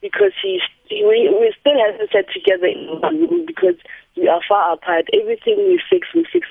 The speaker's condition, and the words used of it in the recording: None; typical speech.